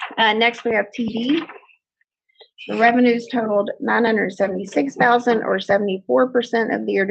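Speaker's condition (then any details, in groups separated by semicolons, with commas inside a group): No condition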